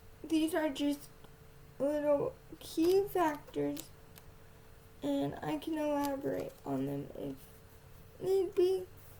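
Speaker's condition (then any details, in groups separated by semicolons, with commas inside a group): Cerebral palsy, spastic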